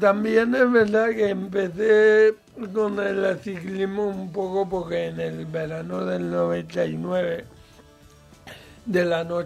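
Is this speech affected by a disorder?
Yes: cerebral palsy, mild.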